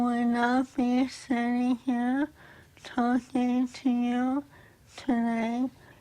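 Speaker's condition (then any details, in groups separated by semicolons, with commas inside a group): ALS; onset in legs, noticed while running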